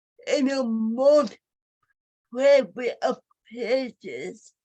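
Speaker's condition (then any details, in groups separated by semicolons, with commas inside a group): Cerebral palsy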